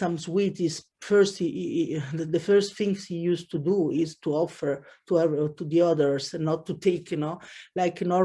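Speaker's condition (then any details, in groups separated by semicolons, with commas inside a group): No condition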